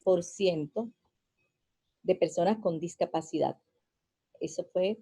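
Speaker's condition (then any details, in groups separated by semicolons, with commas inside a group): No condition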